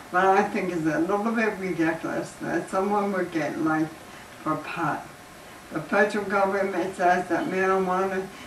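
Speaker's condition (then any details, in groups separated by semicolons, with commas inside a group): ALS; lost use of arms; terminal stage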